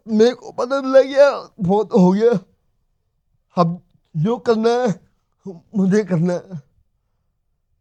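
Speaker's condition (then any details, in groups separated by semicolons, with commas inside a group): Cerebral palsy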